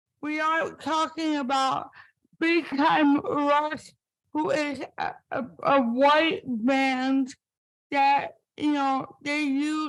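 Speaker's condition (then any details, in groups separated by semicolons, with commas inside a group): Spastic cerebral palsy; impaired speech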